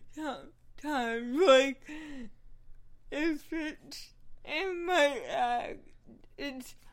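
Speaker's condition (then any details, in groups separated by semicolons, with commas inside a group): Cerebral palsy; working with speech therapist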